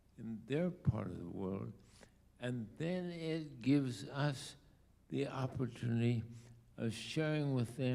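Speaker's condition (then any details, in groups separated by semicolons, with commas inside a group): ALS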